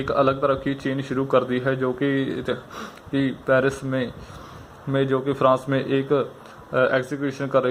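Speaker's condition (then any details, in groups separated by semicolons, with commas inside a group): No condition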